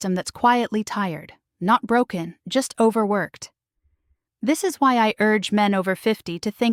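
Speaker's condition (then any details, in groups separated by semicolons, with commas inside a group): No condition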